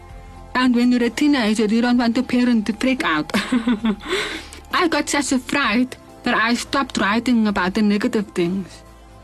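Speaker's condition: Hearing loss with cochlear implants, severe; 97% hearing loss, struggled to understand in hearing school growing up; learned early to speak like hearing person, mother bonita drew out language, not natural

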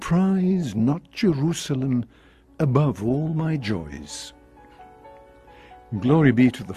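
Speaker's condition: No condition

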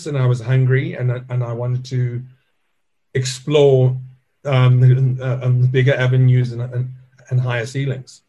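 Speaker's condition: Stuttering; stuttering since childhood, still present in adulthood; still lives with speech impediment, speaks to stage audiences, jokes about stutter built into dialogue; childhood word avoidance when ordering food, fear of speaking to new people and audiences; repeated sounds, repeated words, prolonged sounds

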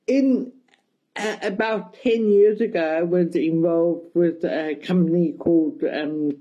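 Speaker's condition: Cerebral palsy, mild; speech mildly affected

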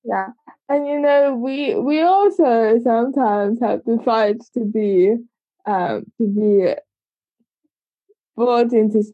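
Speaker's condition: Cerebral palsy; congenital

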